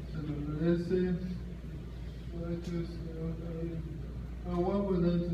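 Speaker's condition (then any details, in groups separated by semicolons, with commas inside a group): Speech difficulty after accident; caused by accident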